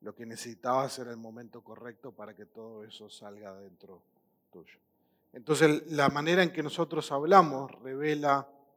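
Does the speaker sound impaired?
No.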